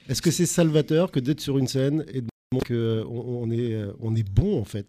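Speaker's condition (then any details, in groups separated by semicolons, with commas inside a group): No condition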